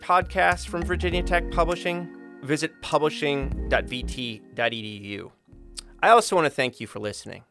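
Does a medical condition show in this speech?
No.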